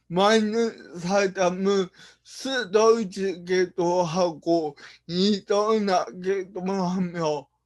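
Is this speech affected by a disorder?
Yes: brain lesion disability.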